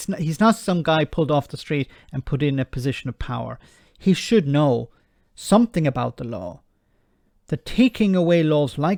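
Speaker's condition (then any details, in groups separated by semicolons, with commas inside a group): No condition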